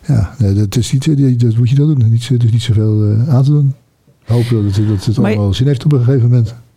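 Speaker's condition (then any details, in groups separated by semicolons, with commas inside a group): Parkinson's disease; progressive, slowly worsening, one foot wobbly and less stable, odd gait; lip tremor that can start suddenly, jaw spasm mostly when falling asleep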